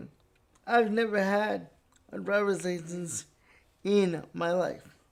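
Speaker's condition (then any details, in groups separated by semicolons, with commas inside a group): Cerebral palsy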